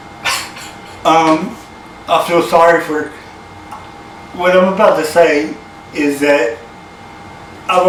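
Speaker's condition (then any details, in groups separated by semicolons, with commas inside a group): Cerebral palsy; from birth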